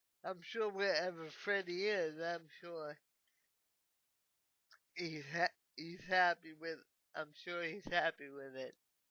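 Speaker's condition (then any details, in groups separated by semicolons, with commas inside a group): Cerebral palsy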